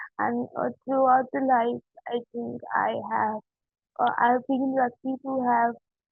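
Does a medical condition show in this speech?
Yes: cerebral palsy; since childhood, childhood therapy.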